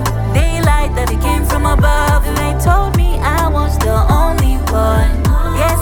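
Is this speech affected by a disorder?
No.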